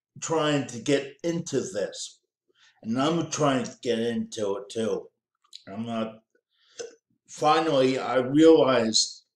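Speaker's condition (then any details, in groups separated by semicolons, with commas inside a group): Cerebral palsy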